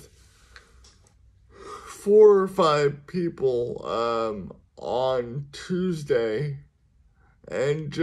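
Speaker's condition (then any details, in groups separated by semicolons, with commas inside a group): Cerebral palsy; speaks slower at times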